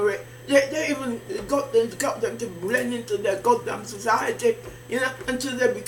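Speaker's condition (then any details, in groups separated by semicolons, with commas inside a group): Facial palsy; can barely hear own speech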